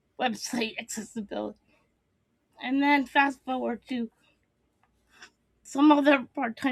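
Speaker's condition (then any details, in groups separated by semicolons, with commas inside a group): Cerebral palsy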